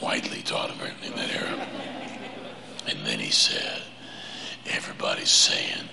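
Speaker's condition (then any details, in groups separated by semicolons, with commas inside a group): Laryngeal cancer; deep raspy 'Batman voice'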